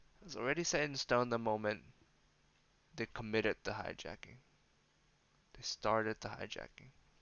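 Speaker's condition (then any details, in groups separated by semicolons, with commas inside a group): No condition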